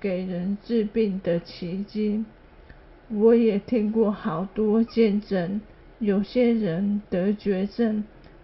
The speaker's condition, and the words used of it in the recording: ALS (motor neuron disease). 我说话速度变慢，声音变小，我不但不能再去健身房，也因为体力差，去不了长时班。